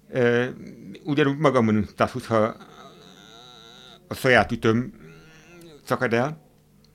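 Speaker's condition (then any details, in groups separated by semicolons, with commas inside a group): Hearing impairment; hard of hearing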